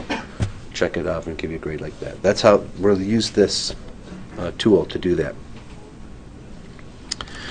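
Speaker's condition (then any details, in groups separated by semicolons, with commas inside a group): No condition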